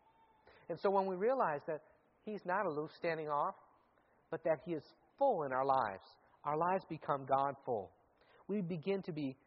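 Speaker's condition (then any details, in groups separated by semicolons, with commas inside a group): No condition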